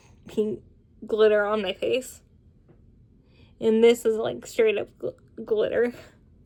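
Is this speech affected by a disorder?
Yes: cerebral palsy, spastic.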